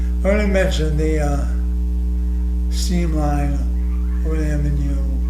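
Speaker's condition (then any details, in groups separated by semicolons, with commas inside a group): ALS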